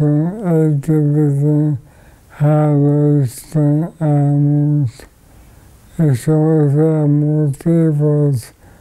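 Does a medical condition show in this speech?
Yes: ALS.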